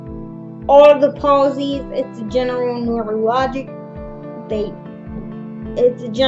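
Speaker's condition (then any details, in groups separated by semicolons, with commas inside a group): Cerebral palsy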